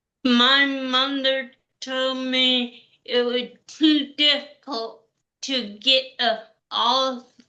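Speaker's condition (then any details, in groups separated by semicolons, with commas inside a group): Cerebral palsy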